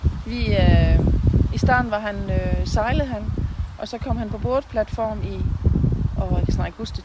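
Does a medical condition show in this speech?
No.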